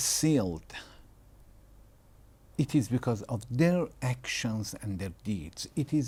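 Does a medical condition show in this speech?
No.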